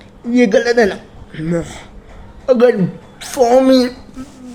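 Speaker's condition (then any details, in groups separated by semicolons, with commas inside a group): Cerebral palsy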